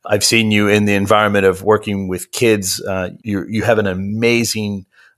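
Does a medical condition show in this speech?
No.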